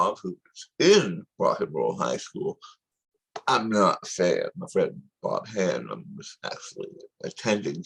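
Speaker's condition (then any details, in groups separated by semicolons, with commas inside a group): Tongue cancer surgery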